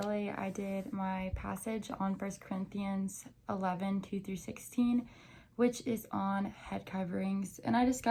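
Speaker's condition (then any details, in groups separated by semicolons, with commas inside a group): No condition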